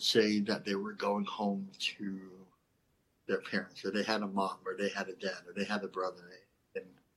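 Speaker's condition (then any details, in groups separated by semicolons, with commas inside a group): Cleft lip and palate; not fully formed at birth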